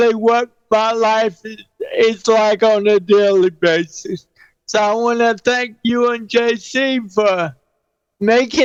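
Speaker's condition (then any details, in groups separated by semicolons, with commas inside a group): Cerebral palsy; 49 years with condition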